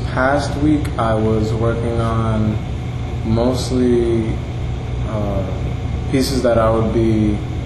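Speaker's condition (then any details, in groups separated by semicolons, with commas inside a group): No condition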